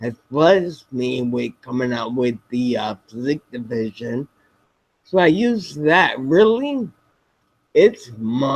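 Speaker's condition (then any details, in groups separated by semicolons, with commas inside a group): Spinocerebellar ataxia type 7, SCA7; speech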